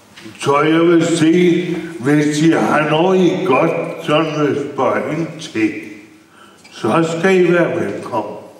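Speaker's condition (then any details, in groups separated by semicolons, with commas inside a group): Brain injury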